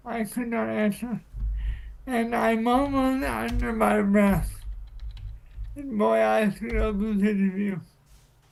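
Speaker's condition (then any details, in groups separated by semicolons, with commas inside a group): Cerebral palsy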